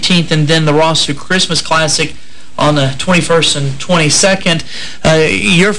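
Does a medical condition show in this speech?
No.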